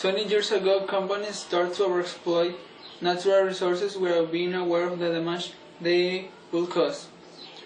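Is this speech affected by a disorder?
No.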